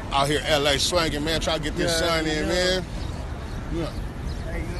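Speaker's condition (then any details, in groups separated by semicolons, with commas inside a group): No condition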